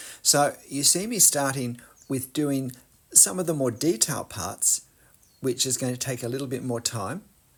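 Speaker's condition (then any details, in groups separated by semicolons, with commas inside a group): No condition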